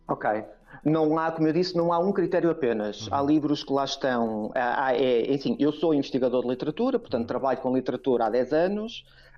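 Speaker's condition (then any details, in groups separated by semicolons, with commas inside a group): No condition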